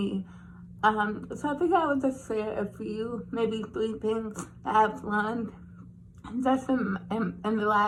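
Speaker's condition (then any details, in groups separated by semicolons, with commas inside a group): Cerebral palsy; since birth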